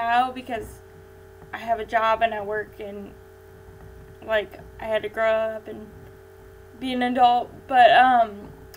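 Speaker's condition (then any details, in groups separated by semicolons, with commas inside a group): Cerebral palsy; infant ventilator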